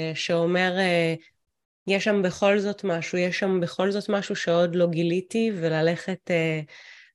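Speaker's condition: No condition

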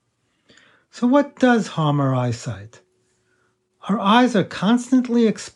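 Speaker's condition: No condition

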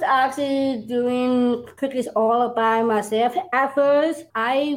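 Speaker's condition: Down syndrome; early 30s

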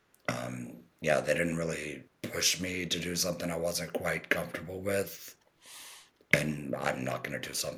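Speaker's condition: Total laryngectomy; stage 4 cancer, partial thyroidectomy, primary TEP placement, chemo and radiation afterward; TEP voice, earlier monotone from left vocal cord paralysis, no speech first 6 months, electrolarynx failed, swelling

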